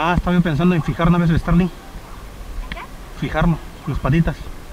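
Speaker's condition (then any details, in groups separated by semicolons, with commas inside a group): No condition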